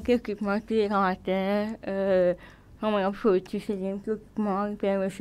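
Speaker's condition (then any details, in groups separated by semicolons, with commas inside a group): Cerebral palsy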